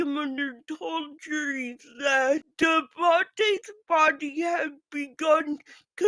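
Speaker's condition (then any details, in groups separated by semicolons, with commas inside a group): Physical speech impairment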